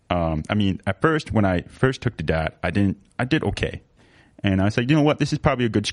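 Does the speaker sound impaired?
Yes: severe to profound hearing loss; congenital sensorineural, severe to profound right, moderate to severe left, diagnosed at 2.5 years; lost many language skills from late diagnosis.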